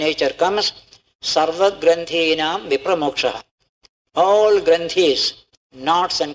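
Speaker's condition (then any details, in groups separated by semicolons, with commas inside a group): No condition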